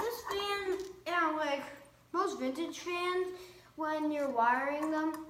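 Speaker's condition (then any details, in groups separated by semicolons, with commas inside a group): No condition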